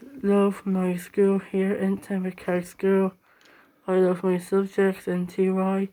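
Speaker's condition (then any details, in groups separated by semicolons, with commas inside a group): Down syndrome; age 17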